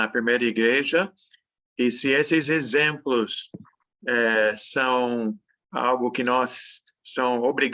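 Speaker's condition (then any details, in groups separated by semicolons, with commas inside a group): No condition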